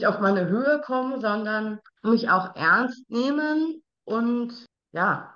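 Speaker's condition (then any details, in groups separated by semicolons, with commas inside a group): Down syndrome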